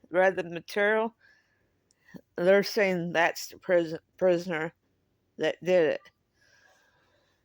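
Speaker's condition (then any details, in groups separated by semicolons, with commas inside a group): Cerebral palsy; speaks differently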